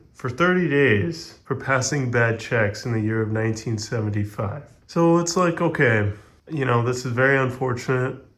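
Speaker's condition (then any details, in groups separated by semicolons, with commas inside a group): No condition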